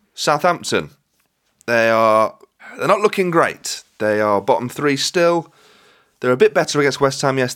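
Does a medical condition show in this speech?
No.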